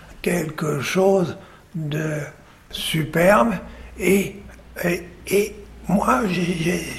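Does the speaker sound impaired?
Yes: stroke with aphasia; stroke at 49 at Mayan site in Yucatan, Mexico, after headaches, sudden collapse, unconscious; about 2 years 4 months after stroke, slow progress, song-based speech therapy with therapist Juliette; halting, needs time, repeats phrases after helper, understood well only by few people, worse with fear.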